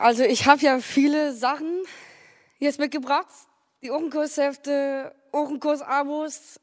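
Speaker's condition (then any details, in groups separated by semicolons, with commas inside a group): Down syndrome; Trisomy 21, from birth; cannot speak freely very well, read prepared question aloud at wahlkampfarena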